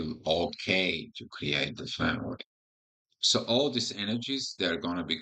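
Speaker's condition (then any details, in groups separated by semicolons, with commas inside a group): No condition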